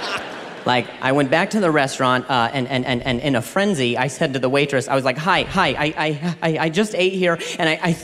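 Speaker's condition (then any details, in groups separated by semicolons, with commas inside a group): Stutter, acquired after throat injury; softball hit to the throat a couple years ago, woke up with stutter; a couple years since onset, wears Invisalign invisible braces; stutters during stand-up, some listeners find it jarring; repeated sounds, repeated words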